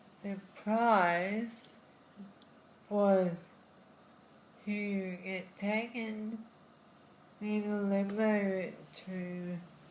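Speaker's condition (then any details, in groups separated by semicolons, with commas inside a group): Friedreich's ataxia; diagnosed in childhood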